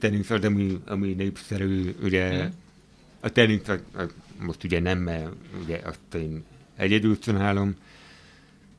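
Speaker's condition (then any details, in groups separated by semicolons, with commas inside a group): Hearing impairment, hard of hearing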